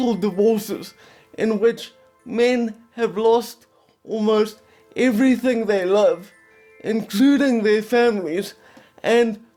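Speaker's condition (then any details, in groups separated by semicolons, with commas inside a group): Quadriplegic cerebral palsy, severe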